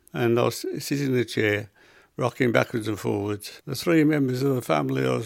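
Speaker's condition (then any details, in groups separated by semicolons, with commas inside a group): Parkinson's; began as little finger tremor spreading to whole hand within 4-5 weeks; 8 years since diagnosis, tremors controlled by medication, freezing, foot dystonia with clawing, sometimes cannot walk; symptoms possibly audible in voice, may sound quieter and slower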